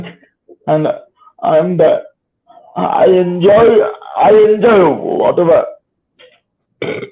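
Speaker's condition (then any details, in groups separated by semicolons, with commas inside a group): Cerebral palsy; spastic type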